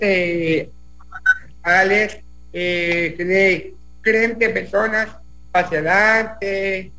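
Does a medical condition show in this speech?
Yes: Down syndrome.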